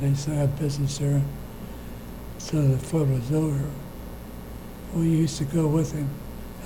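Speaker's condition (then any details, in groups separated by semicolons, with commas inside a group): Parkinson's disease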